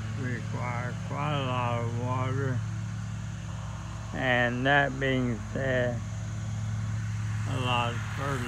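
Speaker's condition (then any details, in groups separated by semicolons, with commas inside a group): ALS; voice noticeably changed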